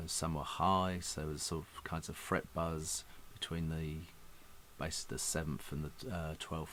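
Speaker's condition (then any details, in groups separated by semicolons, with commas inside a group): No condition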